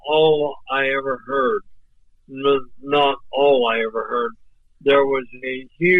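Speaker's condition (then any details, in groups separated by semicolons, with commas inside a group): ALS; voice off but clear and understandable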